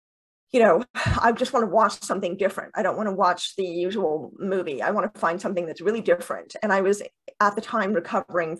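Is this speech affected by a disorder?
Yes: deafness with cochlear implants; first implant 7 years ago.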